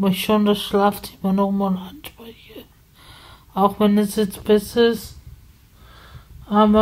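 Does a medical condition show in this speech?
Yes: spasticity from birth; multiple sclerosis.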